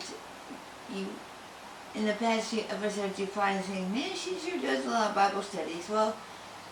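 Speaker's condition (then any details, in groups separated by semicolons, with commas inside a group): Tongue cancer; had speech therapy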